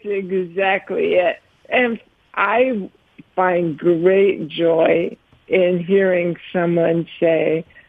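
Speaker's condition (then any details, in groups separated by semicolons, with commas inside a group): ALS; about 7 years since diagnosis, slow progressor, types with eyes on computers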